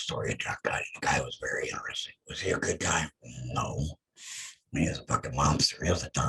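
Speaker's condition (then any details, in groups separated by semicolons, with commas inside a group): Head and neck cancer; laryngectomy; voice lost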